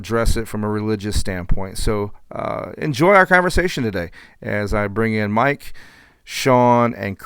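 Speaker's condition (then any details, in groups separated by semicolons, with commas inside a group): No condition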